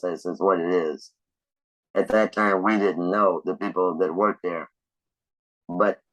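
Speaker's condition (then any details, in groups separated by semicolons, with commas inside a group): Laryngectomy; pneumatic speech device, working six months after surgery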